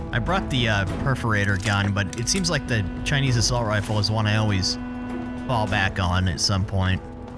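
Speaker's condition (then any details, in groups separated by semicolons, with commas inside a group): No condition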